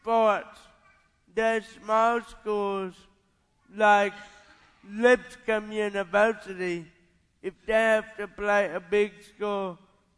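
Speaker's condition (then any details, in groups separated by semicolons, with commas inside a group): Cerebral palsy; lifelong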